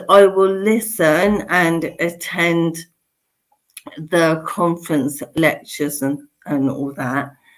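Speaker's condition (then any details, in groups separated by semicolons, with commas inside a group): Motor neurone disease; slowly progressing, still mobile, very tired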